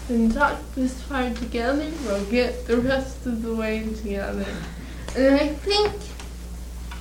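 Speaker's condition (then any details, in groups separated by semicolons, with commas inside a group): Cerebral palsy; slurred, unintelligible when excited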